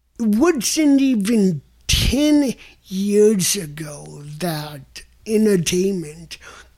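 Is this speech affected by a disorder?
Yes: cerebral palsy; untraditional tenor singing voice.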